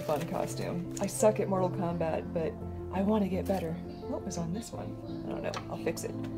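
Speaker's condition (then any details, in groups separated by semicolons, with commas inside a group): No condition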